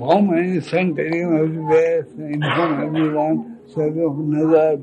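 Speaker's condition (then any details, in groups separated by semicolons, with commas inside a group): Speech loss after head injury; heavy speech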